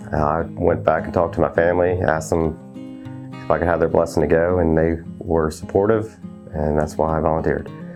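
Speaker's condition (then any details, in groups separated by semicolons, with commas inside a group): No condition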